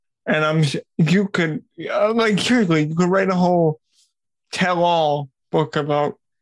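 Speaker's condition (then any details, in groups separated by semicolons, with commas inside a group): Cerebral palsy; voice sometimes sounds childlike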